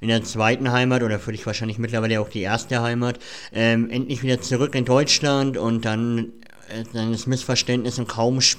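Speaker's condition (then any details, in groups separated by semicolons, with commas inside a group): Cleft palate; cleft palate present since childhood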